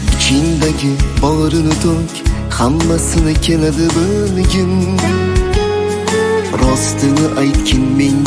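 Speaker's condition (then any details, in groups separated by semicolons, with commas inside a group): No condition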